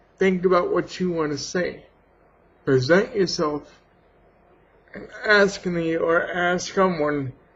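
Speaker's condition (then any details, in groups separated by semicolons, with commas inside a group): Cerebral palsy; has had surgery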